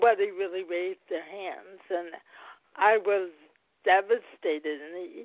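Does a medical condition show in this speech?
Yes: cerebral palsy, mild.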